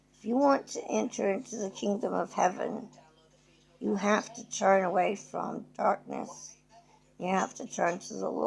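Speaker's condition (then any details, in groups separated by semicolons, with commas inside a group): Cerebral palsy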